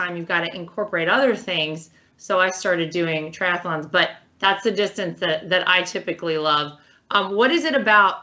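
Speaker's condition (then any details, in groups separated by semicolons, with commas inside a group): No condition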